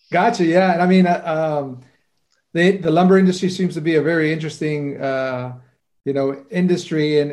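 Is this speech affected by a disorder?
No.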